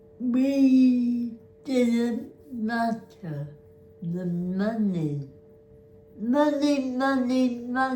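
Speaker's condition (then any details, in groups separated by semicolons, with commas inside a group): Cerebral palsy; spastic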